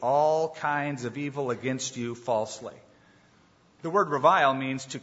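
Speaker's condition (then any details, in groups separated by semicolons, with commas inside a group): No condition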